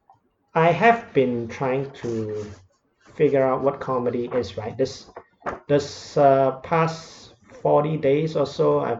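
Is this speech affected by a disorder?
No.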